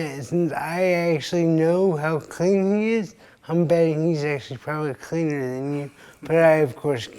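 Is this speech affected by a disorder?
Yes: traumatic brain injury.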